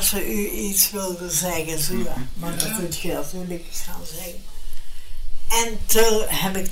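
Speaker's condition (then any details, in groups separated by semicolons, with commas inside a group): Brain hemorrhage; speaks less well than before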